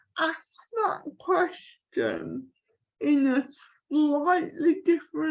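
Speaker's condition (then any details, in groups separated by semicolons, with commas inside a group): Cerebral palsy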